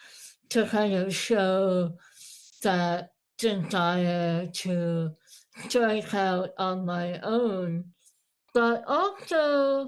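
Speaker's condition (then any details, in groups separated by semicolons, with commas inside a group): Moebius syndrome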